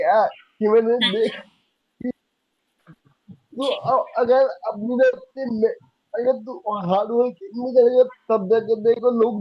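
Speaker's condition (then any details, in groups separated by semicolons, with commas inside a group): Cerebral palsy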